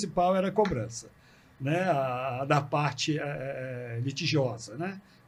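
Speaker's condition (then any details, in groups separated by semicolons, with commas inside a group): No condition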